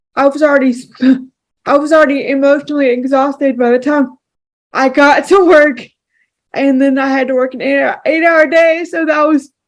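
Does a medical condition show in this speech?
Yes: cerebral palsy.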